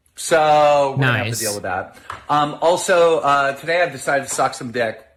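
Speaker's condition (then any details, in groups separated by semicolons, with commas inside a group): No condition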